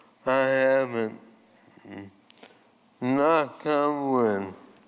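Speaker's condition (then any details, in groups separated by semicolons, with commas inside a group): ALS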